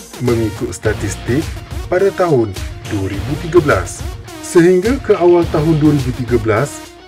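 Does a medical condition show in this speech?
No.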